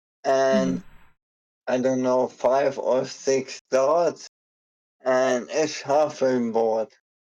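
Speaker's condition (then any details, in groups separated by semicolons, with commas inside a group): ALS; struggles to form sentences while speaking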